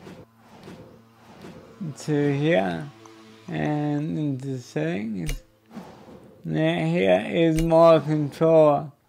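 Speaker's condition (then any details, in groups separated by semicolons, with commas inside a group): Cerebral palsy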